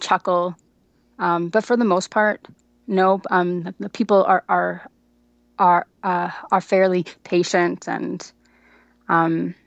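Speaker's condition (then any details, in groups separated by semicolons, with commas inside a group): Stuttering; onset at age 15 without a clear sudden change, possibly stress-related, brief stutter at age five that resolved; has had therapy, uses fluency skills; can control speech with fluency skills, phone calls often hard; repeated sounds, blocks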